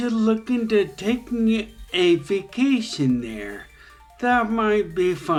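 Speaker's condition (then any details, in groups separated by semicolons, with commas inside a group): Traumatic brain injury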